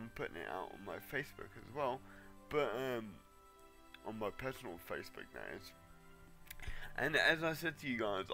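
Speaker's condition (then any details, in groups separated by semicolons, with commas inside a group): Cerebral palsy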